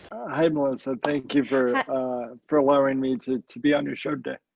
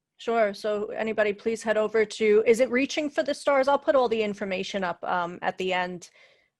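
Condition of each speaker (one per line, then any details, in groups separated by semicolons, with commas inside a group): Cerebral palsy; very mild form, difficult birth, heart transplant as teenager; diagnosed at age three; mild form affects speech
No condition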